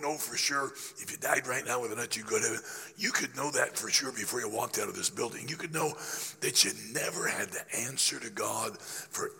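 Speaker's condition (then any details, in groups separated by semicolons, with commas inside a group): Laryngeal cancer after radiation; still affected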